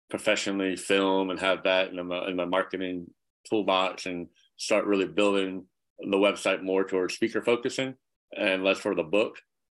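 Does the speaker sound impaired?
Yes: cleft palate; congenital, severe.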